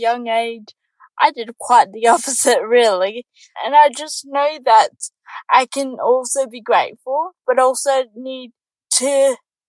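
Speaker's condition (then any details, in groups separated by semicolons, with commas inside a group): Cerebral palsy; born in New Zealand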